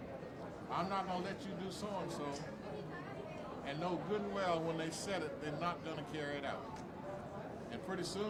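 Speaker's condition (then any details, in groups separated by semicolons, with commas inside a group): No condition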